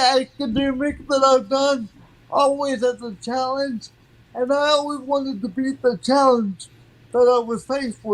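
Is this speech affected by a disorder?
Yes: cerebral palsy; from birth.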